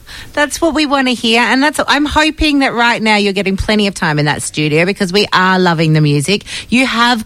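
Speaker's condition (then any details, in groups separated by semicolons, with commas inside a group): No condition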